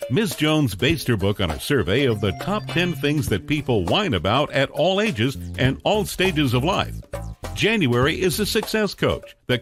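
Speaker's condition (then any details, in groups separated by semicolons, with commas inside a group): No condition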